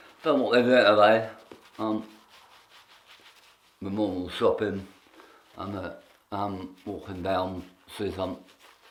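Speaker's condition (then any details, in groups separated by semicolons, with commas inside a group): Tongue cancer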